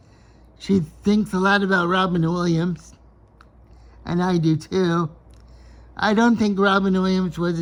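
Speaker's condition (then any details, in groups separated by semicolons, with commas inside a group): Cerebral palsy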